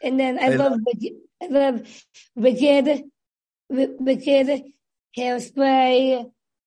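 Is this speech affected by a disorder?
Yes: Down syndrome; age 23.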